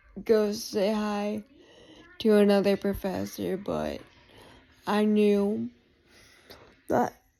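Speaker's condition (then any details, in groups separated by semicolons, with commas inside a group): Cerebral palsy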